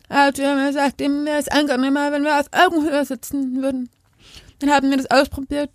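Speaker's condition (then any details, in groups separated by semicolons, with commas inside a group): Deafness; spoken language as mother tongue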